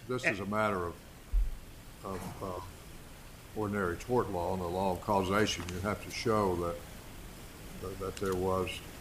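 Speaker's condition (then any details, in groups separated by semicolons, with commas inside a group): No condition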